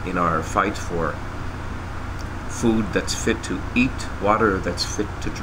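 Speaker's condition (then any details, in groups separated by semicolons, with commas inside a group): No condition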